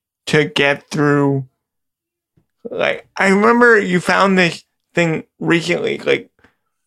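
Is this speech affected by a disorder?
Yes: cerebral palsy; wheelchair user, first wheelchair at age 6, earlier used wheelchair-type stroller; vocal ability might be a little different.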